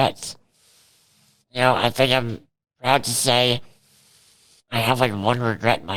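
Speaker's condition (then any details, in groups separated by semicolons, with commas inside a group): Cerebral palsy; present from birth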